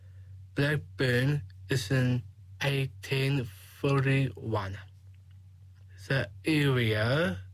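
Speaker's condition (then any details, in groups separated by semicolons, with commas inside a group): Down syndrome; 21 years old; age 21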